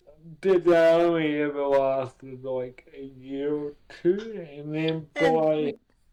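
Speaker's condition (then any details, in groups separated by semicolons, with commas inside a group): Cerebral palsy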